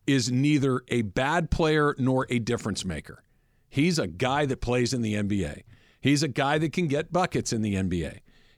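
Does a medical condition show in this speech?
No.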